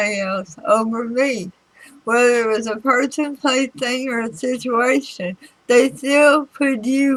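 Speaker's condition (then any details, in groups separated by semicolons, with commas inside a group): Throat cancer radiation damage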